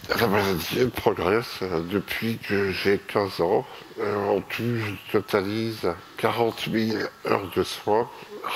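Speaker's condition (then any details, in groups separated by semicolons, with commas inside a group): Myopathy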